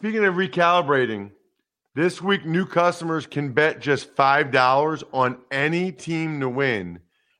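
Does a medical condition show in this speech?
No.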